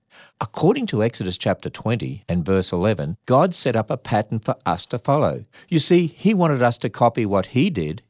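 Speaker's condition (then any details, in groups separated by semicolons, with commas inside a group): No condition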